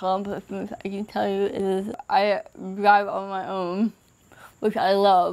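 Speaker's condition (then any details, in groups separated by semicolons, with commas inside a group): Cerebral palsy; from birth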